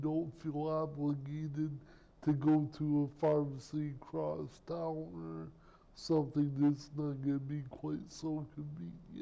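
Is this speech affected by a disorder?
Yes: cerebral palsy; speech impairment.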